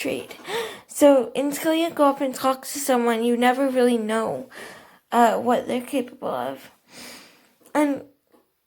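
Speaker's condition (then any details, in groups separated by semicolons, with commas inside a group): Cerebral palsy; eats, chews and swallows normally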